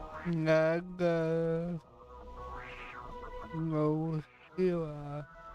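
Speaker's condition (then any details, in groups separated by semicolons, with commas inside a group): Cerebral palsy; affects voice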